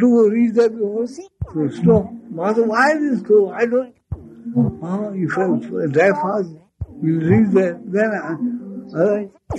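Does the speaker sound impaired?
Yes: speech loss after head injury; head injury from car accident, unconscious after accident, speech lost after accident; very difficult to utter words, heavy speech, listeners say understandable.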